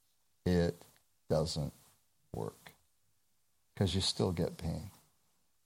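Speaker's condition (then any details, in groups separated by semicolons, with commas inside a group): No condition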